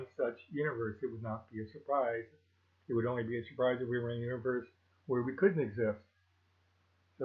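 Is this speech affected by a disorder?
No.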